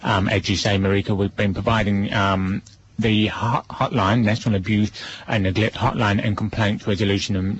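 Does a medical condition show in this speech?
Yes: deafness; only feels vibration.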